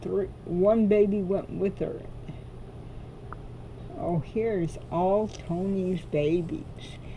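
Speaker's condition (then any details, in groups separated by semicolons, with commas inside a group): Cerebral palsy; cannot walk, crawls to get around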